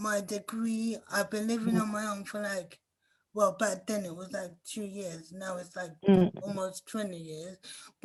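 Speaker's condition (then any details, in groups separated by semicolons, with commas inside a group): Cerebral palsy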